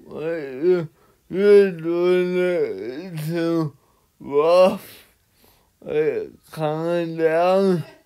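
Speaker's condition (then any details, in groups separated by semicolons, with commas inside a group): Cerebral palsy; one hand affected; atypical speech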